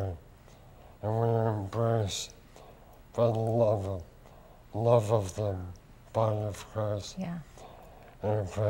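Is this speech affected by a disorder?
Yes: lou Gehrig's disease; onset index finger.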